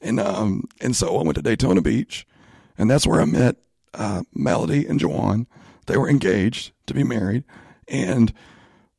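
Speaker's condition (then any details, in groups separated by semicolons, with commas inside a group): Spasmodic dysphonia; voice issue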